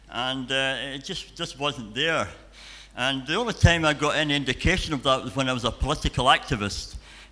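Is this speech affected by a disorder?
Yes: cleft palate and cleft lip.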